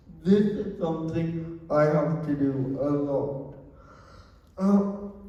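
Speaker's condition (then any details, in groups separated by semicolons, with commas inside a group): Cerebral palsy; wheelchair user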